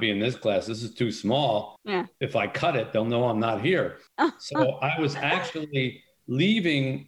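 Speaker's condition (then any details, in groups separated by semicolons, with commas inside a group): No condition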